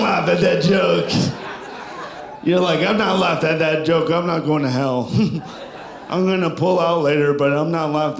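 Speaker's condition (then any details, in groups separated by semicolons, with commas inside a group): Cerebral palsy; from birth; sounds drunk, constant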